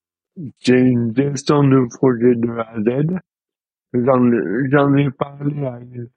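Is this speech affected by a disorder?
Yes: dystonia; neurological movement disorder, present since birth, rare, affects fine motor skills, judo from age three to offset motor troubles; 24 years old, about 24 years since onset; speech difficulties.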